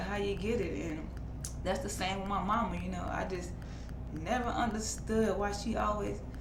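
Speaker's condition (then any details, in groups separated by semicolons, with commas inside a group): No condition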